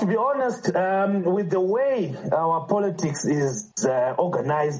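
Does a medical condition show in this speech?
No.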